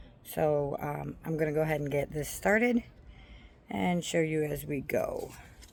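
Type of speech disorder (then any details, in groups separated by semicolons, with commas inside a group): None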